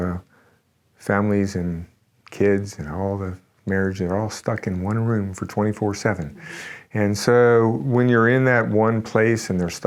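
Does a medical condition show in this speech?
No.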